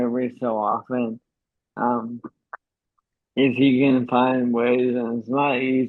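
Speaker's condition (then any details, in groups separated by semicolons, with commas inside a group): ALS; uses pre-recorded voice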